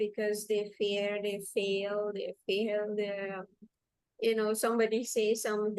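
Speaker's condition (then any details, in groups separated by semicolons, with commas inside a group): No condition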